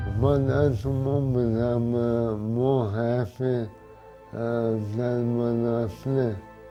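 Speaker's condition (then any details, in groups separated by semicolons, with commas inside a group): MND/ALS; poor speech at onset, slow speech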